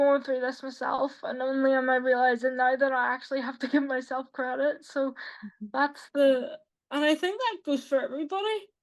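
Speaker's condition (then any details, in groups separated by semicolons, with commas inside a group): Quadriplegic cerebral palsy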